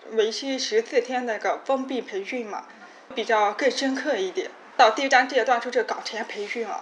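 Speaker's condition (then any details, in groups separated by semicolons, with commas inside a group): Hearing impairment; completed speech rehabilitation training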